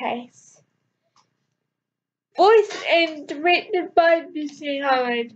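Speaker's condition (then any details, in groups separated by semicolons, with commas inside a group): Cerebral palsy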